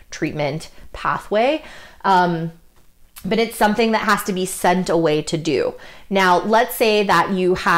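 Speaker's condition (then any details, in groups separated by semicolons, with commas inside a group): No condition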